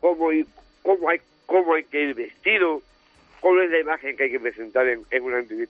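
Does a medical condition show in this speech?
Yes: Down syndrome.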